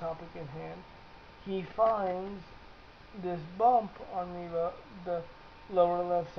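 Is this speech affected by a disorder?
Yes: cerebral palsy.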